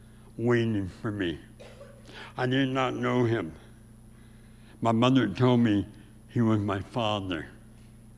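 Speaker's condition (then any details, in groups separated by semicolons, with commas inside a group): Severe speech impediment; about age 84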